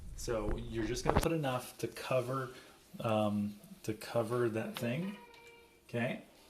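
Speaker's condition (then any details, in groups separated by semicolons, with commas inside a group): No condition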